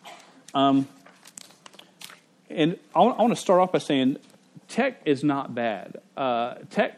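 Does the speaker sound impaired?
Yes: stutter; stutter since age five, persisting through adulthood; stutters while giving a talk to parents; at times blocks and cannot say own name; here repeated sounds.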